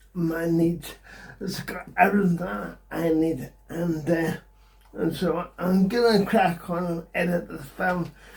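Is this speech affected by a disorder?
Yes: cerebral palsy.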